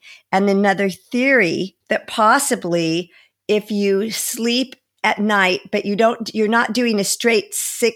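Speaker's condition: No condition

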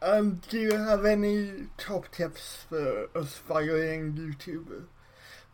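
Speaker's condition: Cerebral palsy; brain damage at or around birth

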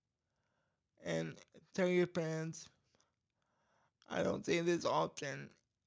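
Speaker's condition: Cerebral palsy; cerebral palsy causing speech problem, scratchy throat and gag reflex issues at times; voice goes in and out sometimes

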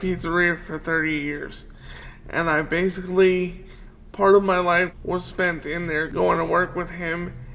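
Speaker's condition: Cerebral palsy; wheelchair user

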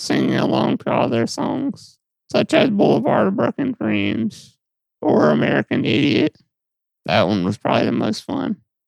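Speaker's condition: Muscular dystrophy; sees physical therapist

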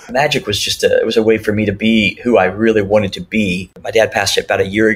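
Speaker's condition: Cleft lip and palate; speech classes in childhood

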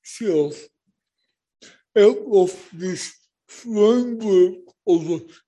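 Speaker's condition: Cerebral palsy; first 5 minutes hardest to follow

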